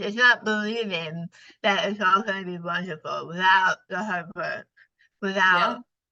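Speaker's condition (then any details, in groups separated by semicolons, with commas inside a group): Partial glossectomy for tongue cancer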